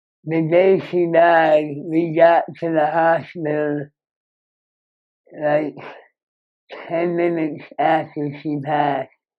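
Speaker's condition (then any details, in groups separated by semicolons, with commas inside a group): Moebius syndrome; severe nerve damage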